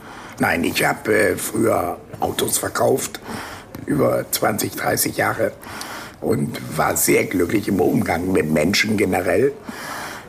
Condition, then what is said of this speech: Laryngectomy. Ich spreche aber praktisch mit dem Standard heute, das sogenannte Schandventil oder Volksmund eine Stimmprothese.